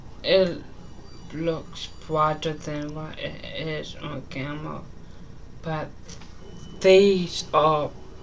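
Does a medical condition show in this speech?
Yes: mild cerebral palsy.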